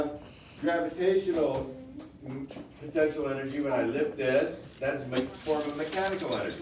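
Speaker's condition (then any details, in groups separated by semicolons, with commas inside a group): No condition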